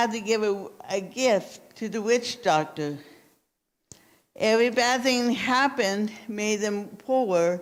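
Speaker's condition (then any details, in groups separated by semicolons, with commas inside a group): Cerebral palsy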